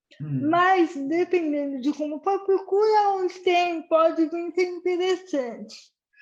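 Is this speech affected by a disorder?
Yes: cerebral palsy.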